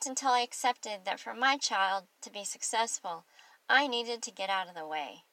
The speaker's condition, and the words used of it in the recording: Cleft palate. When my orthodontist gave me a partial that contained two acrylic teeth, the partial closed the hole as long as I was wearing the device.